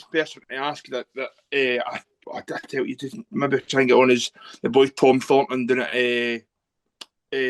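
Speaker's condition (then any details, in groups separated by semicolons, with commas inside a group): No condition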